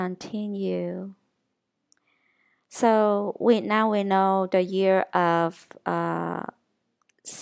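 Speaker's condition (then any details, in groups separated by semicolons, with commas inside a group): No condition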